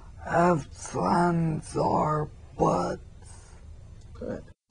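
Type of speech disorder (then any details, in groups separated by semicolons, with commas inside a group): Spastic dysarthria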